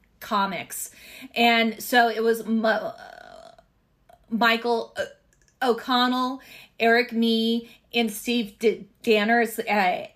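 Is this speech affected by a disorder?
Yes: stuttering; stuttering since childhood, impacts less than dyslexia; age 48; here repeated sounds, prolonged sounds.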